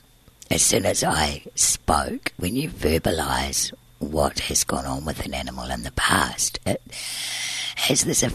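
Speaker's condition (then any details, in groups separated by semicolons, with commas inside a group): Tracheostomy and scarred vocal cord, laryngeal cysts, surgical vocal cord scarring; used voice machine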